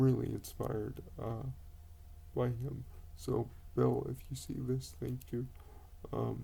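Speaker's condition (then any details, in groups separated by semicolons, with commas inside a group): Cerebral palsy; quadriplegic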